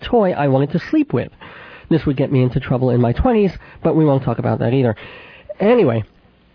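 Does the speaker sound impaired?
Yes: cleft palate with lisp, mild; congenital cleft palate and cleft lip.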